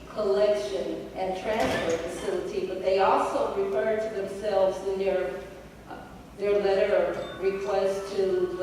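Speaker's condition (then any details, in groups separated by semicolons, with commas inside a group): No condition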